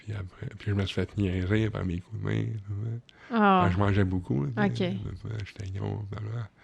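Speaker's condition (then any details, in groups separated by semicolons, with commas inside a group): Cerebral palsy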